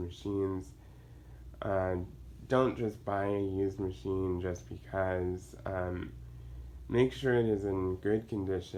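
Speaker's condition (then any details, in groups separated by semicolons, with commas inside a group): Cerebral palsy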